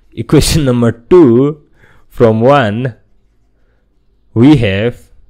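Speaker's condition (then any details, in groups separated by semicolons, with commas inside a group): No condition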